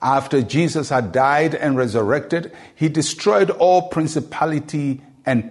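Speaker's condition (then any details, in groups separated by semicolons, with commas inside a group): No condition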